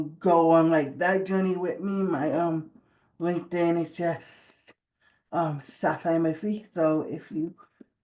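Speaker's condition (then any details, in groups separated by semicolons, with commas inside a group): Cerebral palsy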